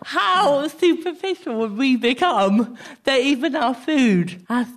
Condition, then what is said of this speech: Cerebral palsy. I think I'm clumsy with poor diction.